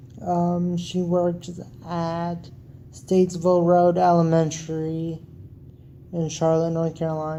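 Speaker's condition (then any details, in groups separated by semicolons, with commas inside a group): Cerebral palsy; wheelchair user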